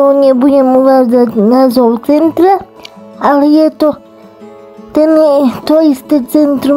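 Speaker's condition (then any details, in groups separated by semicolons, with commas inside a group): Cerebral palsy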